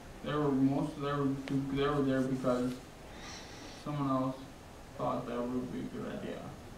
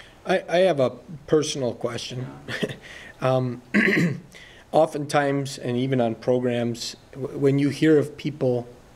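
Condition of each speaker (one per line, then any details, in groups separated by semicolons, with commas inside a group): Traumatic brain injury; caused by snowmobile collision with truck
No condition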